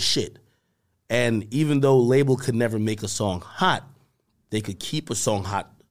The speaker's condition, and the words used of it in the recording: None; typical speech.